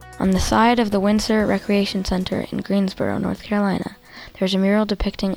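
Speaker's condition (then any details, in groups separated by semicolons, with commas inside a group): No condition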